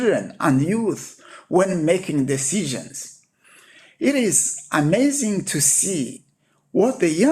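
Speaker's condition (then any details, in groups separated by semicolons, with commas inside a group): No condition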